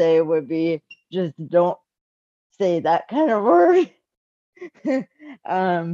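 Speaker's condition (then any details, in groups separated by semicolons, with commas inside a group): Cerebral palsy; prenatal stroke, right brain, limited left side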